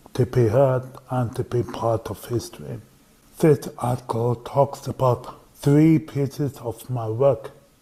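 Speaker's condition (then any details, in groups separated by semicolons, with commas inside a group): Cerebral palsy; voice tires at times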